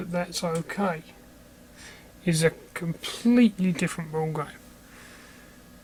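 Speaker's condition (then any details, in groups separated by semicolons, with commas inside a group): Cerebral palsy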